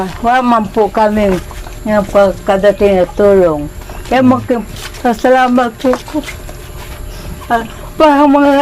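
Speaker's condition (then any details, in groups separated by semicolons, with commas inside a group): Parkinson's disease; on medication, difficulty standing up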